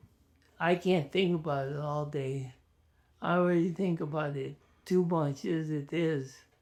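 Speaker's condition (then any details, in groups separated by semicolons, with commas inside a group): ALS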